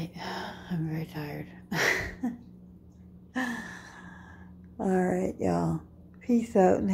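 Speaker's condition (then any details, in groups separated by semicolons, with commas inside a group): Dystonia; affects how speech sounds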